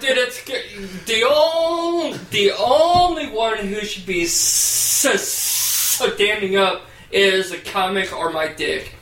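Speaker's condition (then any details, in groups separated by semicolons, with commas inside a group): Stuttering; considered part of Tourette's, no shouting or twitching; stutter may occur during recording, noted by co-host; at times severe and intensifying, worse ordering at drive-thru, eases when angry or after few drinks, worse after more; repeated words, prolonged sounds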